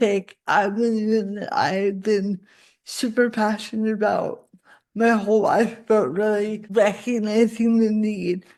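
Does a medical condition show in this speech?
Yes: cerebral palsy; spasticity.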